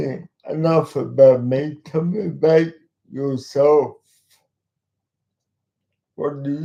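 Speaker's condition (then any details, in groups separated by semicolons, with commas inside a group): Cerebral palsy; talks slowly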